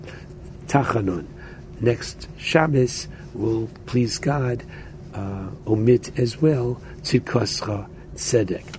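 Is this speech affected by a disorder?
No.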